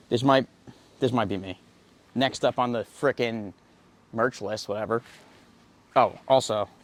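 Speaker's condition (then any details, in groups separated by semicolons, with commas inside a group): No condition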